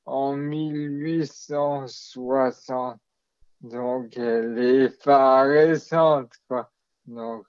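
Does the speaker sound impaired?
Yes: maladie de Charcot (ALS); amyotrophic lateral sclerosis, degenerative disease, diagnosed in adulthood.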